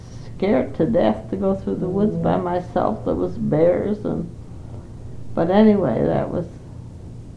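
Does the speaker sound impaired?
Yes: Parkinson's; Parkinson's for 5 years.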